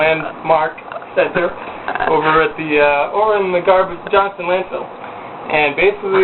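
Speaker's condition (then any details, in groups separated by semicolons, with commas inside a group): No condition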